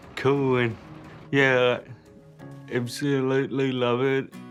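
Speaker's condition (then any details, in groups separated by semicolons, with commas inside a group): Cerebral palsy; mild form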